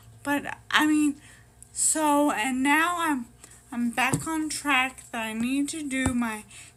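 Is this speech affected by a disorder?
Yes: brain injury.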